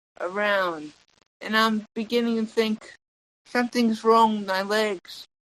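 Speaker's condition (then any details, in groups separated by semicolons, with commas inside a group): Cerebral palsy; tongue and legs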